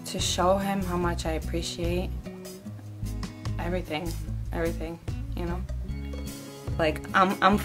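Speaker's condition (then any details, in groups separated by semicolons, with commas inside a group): No condition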